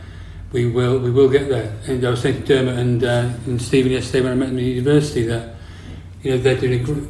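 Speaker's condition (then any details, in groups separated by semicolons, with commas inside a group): Parkinson's disease; quieter, mumbles a lot, new since onset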